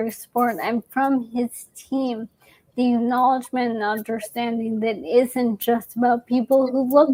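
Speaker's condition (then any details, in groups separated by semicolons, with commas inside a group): ALS; progressive motor neuron loss, non-genetic form; young-onset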